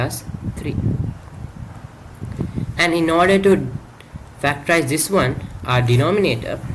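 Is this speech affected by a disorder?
No.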